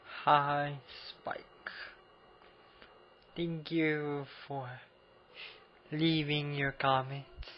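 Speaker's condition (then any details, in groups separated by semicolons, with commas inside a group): Cerebral palsy; abnormal voice, can barely talk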